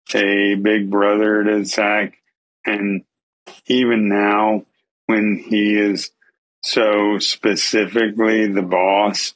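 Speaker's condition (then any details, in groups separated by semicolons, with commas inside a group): ALS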